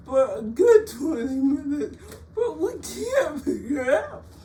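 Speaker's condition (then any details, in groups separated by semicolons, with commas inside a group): Cerebral palsy; frequent speech therapy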